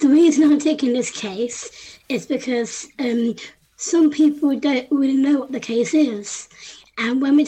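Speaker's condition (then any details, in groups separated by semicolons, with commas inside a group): Down syndrome; congenital, adult woman aged 25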